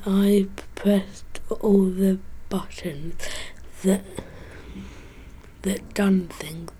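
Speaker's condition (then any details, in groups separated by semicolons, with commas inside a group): Stammer; childhood stammering, attended small stammering therapy group; attending course in London on coping with stammer; repeated sounds, blocks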